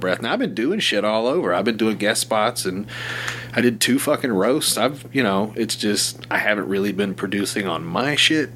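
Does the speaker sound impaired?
No.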